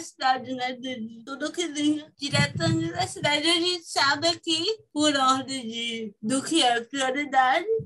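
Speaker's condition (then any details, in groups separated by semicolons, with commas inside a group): Cerebral palsy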